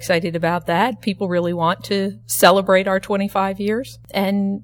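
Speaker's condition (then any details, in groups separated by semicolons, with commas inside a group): No condition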